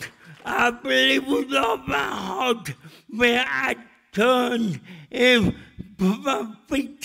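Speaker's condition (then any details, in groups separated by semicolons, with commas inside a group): Cerebral palsy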